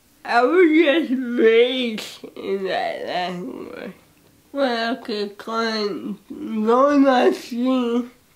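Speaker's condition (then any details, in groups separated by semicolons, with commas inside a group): Cerebral palsy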